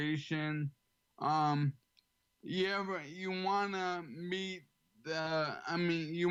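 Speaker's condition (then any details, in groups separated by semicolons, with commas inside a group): ALS; slightly slurred, has to slow down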